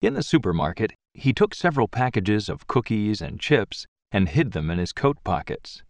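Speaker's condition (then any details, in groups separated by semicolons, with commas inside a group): No condition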